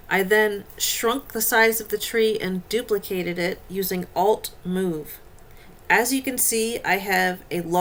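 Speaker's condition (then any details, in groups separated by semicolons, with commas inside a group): No condition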